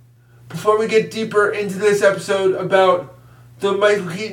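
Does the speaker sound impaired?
Yes: cerebral palsy; grew up before the ADA, used 6T formula: think, trust, tool, try, test, train.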